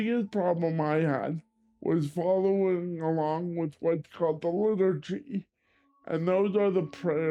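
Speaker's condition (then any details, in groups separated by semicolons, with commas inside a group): Cerebral palsy; limited hand dexterity, cannot write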